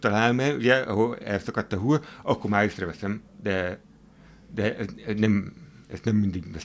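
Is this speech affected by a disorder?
Yes: hearing impairment, hard of hearing.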